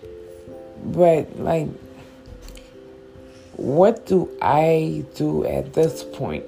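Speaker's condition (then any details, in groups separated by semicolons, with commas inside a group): Stroke with stutter; constant pain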